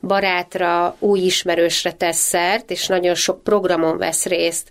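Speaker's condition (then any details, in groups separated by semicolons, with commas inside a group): No condition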